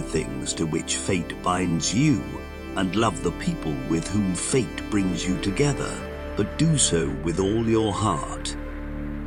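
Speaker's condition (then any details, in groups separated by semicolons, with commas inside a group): No condition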